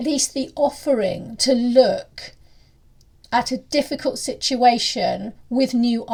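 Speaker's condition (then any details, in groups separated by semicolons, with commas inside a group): No condition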